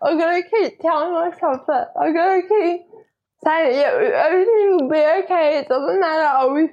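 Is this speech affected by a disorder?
Yes: cerebral palsy, diplegia; spastic diplegia, both legs, hands mildly, Botox from diagnosis, cast once age seven, no surgery; teenager, walks without wheelchair, possible NDIS scooter, knee pain from misalignment, medication, types on computer; speech a bit odd, had speech therapy.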